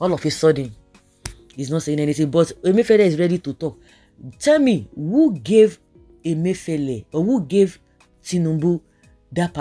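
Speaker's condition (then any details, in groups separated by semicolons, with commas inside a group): No condition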